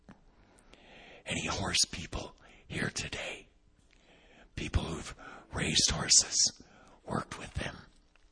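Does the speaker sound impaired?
Yes: vocal cord paralysis, unilateral; one vocal cord paralyzed, about 6 weeks; voice not yet back, audibly affected.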